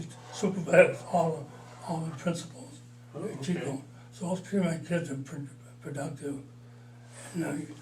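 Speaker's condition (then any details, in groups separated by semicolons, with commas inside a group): Parkinson's disease, mild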